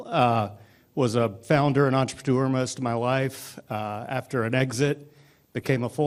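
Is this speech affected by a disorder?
No.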